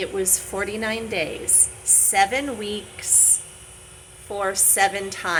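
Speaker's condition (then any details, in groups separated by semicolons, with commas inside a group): No condition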